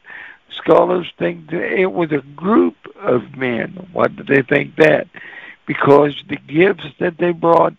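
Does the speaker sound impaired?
Yes: cerebral palsy; walks really funny.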